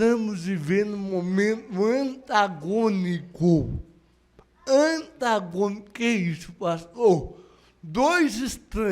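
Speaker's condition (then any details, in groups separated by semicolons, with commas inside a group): Cerebral palsy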